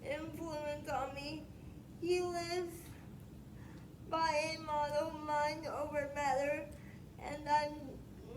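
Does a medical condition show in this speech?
Yes: spastic quadriplegic cerebral palsy.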